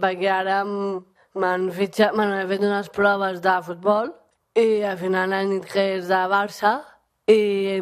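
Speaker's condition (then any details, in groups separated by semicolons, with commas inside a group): Down syndrome; 35% disability rating, adult aged 34; weekly speech therapy (logopèdia) session on wednesdays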